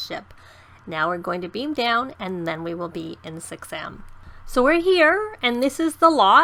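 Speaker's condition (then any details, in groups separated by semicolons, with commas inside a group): No condition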